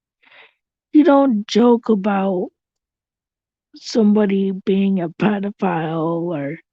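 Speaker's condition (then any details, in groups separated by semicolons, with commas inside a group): Cerebral palsy; visible disability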